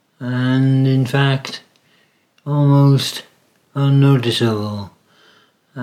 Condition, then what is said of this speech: Parkinson's disease. So it's very, very difficult to concentrate when I speak.